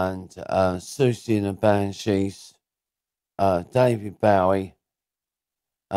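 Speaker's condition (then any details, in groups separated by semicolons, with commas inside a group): Cerebral palsy; diagnosed as baby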